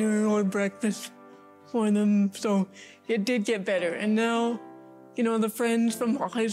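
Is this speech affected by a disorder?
Yes: cerebral palsy.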